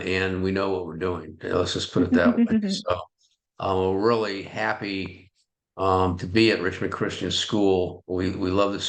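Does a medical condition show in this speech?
No.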